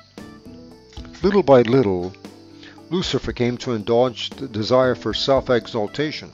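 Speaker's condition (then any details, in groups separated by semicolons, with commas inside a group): No condition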